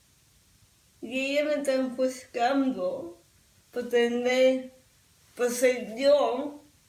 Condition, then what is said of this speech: Cerebral palsy. Yo puedo cambiar la manera de, de hablar sí puedo hacer ejercicio sí puedo hacer speech therapy pero nunca voy a hablar normal ya